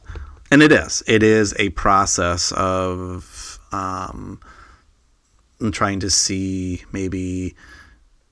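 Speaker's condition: Stuttering; onset in childhood; repeated words, prolonged sounds

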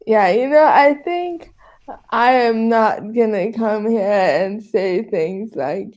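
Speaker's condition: Cerebral palsy; wheelchair user, quadriplegic

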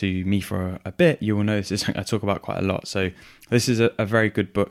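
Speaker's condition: No condition

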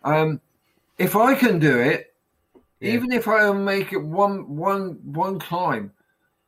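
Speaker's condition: Aphasia after stroke; stroke after operation led by Professor Linda Hands, relearned walking and speaking; cannot talk properly, thoughts intact but words come out wrong

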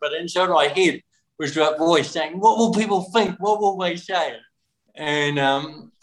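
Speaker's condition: Cerebral palsy; cerebral palsy since birth

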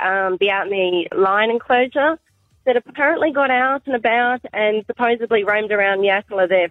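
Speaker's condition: No condition

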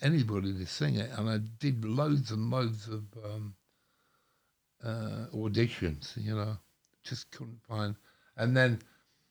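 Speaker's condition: Stroke, mini stroke; slurring words a lot, people think drunk

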